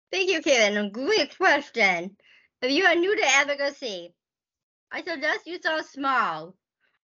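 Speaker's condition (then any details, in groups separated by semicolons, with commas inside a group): Down syndrome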